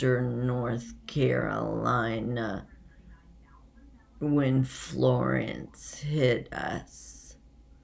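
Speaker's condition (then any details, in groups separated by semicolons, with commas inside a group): Essential tremor; hereditary, progressive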